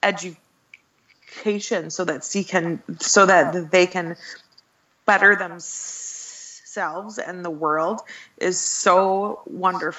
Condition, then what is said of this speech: Stuttering. I have opened up a lot about my stuttering and come to most days accept the fact that I'm a person who stutters, and that's part of who I am.